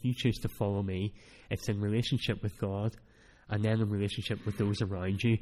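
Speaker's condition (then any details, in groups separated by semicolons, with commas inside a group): Cleft palate; speech not that clear at times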